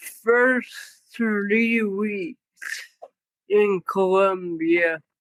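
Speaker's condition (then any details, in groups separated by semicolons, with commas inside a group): Cerebral palsy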